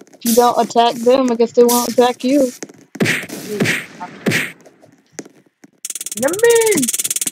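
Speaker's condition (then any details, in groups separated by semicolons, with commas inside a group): No condition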